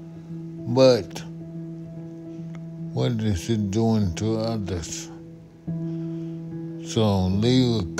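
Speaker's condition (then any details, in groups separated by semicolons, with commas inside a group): Multiple sclerosis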